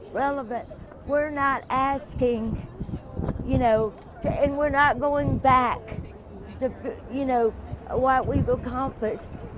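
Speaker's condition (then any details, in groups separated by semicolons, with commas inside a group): Cerebral palsy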